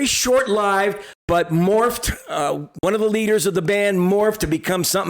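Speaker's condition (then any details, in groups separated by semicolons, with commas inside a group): No condition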